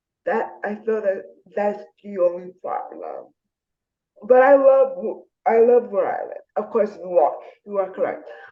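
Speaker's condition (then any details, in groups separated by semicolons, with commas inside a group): Spastic diplegia cerebral palsy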